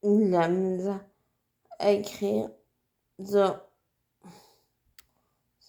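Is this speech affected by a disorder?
Yes: cerebral palsy.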